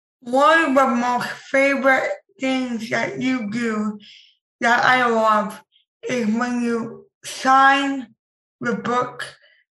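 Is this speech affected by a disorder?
Yes: impaired speech; speech disability; described as speech disabled.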